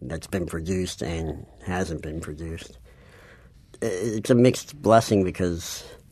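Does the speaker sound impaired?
Yes: cleft palate.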